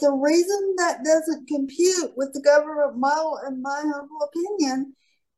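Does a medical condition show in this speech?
Yes: cerebral palsy; declined physical therapy.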